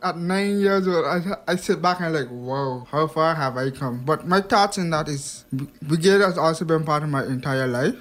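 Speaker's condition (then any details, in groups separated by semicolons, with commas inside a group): Hearing impairment; past speech impediment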